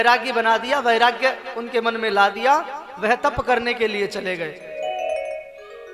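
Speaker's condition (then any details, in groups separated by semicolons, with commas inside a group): No condition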